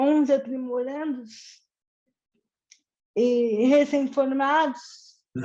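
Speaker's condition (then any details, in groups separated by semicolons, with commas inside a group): Cerebral palsy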